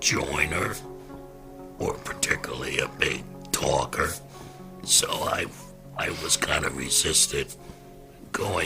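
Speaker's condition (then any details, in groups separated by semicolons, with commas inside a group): Head and neck cancer surgery; throat cancer, more than one surgery; diagnosed 12 years ago, doing well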